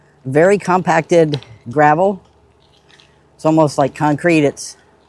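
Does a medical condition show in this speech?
No.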